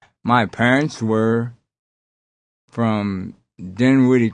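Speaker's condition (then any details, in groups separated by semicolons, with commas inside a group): Aphasia after strokes; had to repeat everything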